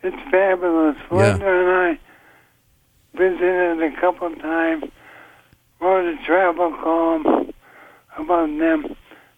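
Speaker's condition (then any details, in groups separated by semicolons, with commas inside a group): ALS; progressive weakness, wheelchair user; voice getting softer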